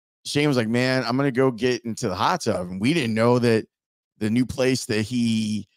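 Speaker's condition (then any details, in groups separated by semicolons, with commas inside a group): No condition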